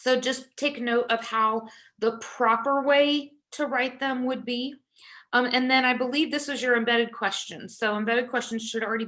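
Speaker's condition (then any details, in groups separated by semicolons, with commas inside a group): No condition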